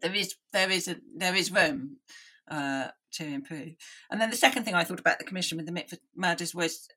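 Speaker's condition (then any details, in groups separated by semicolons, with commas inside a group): Deafness; analog hearing aids in childhood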